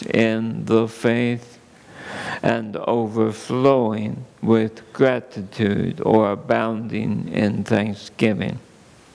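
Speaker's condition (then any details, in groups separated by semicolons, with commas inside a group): ALS; under neurologist care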